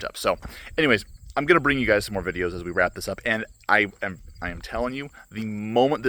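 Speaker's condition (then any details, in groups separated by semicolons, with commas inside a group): No condition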